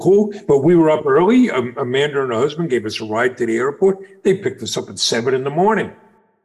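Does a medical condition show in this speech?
No.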